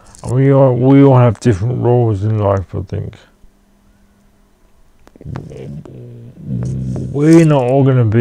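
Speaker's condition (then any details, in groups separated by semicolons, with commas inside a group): Cerebral palsy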